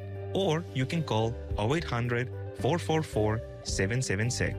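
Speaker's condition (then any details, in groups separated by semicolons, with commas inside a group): No condition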